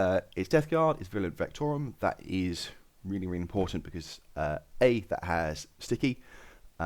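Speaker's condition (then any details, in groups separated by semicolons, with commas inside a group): No condition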